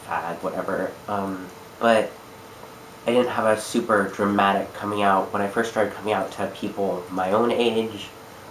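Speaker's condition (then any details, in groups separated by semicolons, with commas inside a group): No condition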